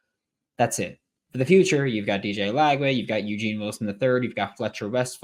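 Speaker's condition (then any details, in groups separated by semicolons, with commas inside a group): No condition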